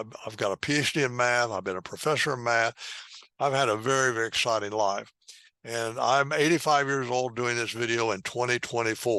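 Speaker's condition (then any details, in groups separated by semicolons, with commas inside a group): No condition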